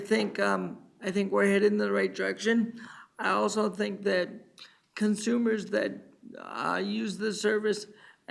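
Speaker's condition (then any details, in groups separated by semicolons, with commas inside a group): Cerebral palsy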